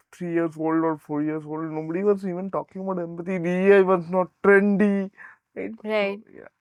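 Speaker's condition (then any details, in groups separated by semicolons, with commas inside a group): Cerebral palsy; brain oxygen deprivation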